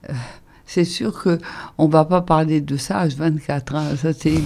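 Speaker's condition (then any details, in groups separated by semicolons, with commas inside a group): ALS (Charcot's disease); breathing difficulties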